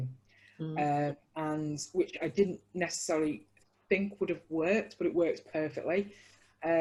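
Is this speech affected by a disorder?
No.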